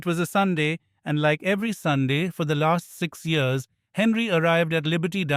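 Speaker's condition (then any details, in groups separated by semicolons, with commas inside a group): No condition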